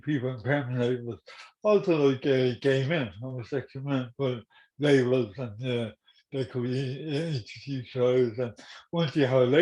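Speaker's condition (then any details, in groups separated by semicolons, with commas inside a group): Cerebral palsy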